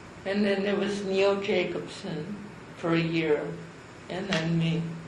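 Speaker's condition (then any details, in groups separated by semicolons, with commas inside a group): Cerebral palsy; from birth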